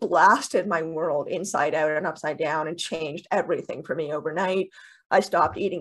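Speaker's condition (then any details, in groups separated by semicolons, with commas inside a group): Deafness with cochlear implants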